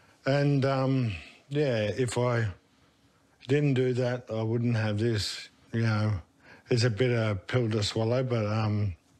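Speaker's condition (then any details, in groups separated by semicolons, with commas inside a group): Motor neurone disease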